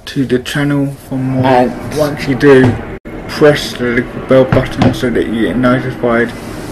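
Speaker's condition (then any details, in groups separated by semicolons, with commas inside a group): Cerebral palsy; mild, affects muscles and speech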